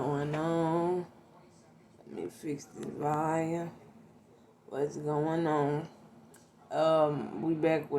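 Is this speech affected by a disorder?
Yes: cerebral palsy; not paralyzed, can stand.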